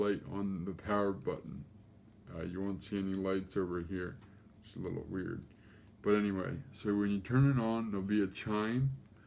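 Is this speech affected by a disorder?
Yes: cerebral palsy; affects gait and walking.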